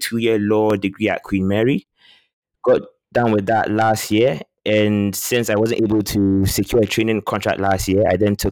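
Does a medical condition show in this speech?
Yes: stammer; stammer since childhood, really bad growing up, one year of speech therapy as adult; two speech therapy courses in past year, weekly Toastmasters public speaking practice, openly discloses stammer; repeats or blocks on some words, fluency improved over time; here repeated sounds.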